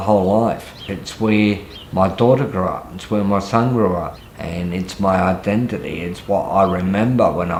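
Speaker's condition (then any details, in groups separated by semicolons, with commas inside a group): Multiple sclerosis; wheelchair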